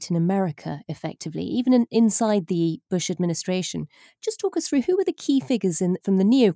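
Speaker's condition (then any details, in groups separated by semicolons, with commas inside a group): No condition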